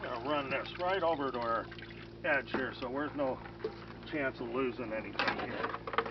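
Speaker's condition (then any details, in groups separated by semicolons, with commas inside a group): No condition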